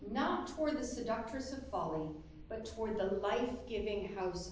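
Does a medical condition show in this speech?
No.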